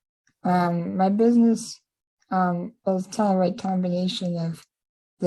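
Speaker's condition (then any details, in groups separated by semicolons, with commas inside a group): Spinal muscular atrophy type 2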